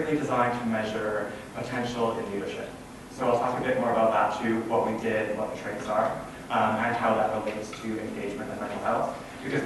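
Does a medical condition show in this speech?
No.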